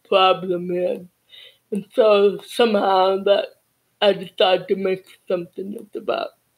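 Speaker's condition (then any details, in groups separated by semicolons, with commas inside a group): Cerebral palsy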